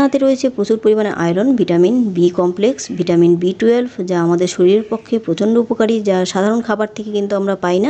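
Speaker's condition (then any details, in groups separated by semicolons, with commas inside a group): No condition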